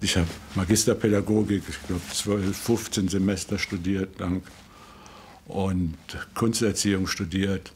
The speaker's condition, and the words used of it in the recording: Parkinson's disease. Namenszugriff-Schwierigkeiten. Das auch hatte ich nie in meinem Leben.